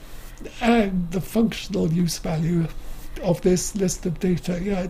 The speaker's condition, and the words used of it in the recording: ALS (motor neuron disease). I'm showing that it's possible with motor neuron disease to think, talk, live, be useful, and so on.